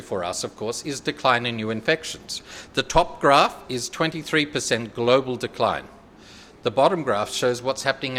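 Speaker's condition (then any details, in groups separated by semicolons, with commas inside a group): No condition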